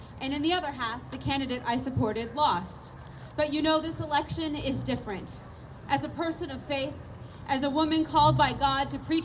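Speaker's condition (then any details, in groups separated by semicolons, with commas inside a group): No condition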